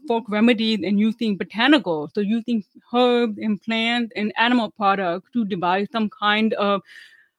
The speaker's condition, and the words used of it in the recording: Deafness. I mean, I can't tell you how many times people have said to me, you speak really well for a deaf person.